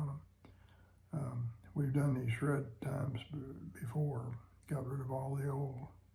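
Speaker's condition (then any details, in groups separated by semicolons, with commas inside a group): Parkinson's disease; reduced right arm swing, small handwriting, no tremors; recently diagnosed, on carbidopa levodopa, difficulty rising from chair; voice problems some mornings, thick saliva troubles throat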